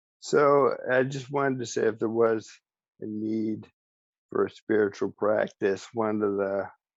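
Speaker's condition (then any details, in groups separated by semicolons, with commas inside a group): ALS; speech still preserved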